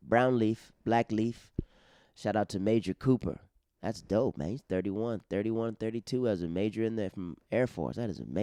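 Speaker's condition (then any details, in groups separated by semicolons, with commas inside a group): No condition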